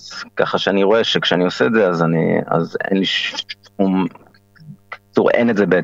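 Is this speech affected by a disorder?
Yes: stuttering; stuttering since age 4, can occur in any situation, such as at a bank; age 38, about 34 years since onset; frequent phrase repetitions, many fillers, broken unfinished sentences, word slips; here prolonged sounds.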